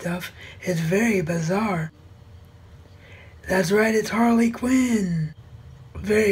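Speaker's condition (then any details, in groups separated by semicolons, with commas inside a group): Cerebral palsy; wheelchair bound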